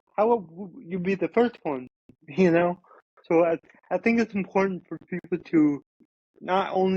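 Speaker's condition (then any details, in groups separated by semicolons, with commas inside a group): Cerebral palsy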